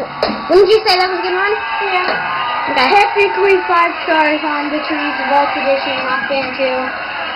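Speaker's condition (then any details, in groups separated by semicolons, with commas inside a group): No condition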